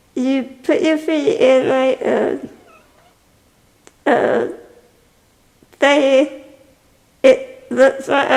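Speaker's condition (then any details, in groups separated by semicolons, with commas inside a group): Spinal muscular atrophy type 2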